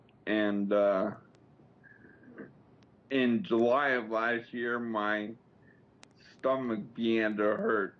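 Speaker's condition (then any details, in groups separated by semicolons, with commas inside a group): Slurred speech after coma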